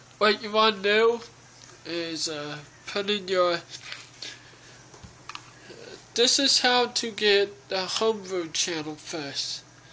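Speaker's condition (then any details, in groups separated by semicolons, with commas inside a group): Cerebral palsy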